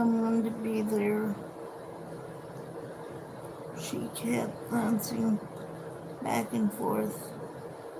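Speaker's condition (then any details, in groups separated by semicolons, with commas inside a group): Cerebral palsy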